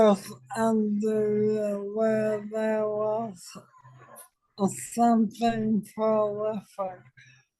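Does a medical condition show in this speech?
Yes: ALS; diagnosed almost five years ago.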